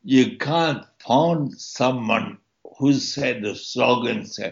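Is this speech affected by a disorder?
Yes: stroke with speech impediment; tracheotomy, nasal feeding tube, vena cava filter, right side partly paralyzed; had to learn to speak again, speech impediment still audible, presses more air to sound.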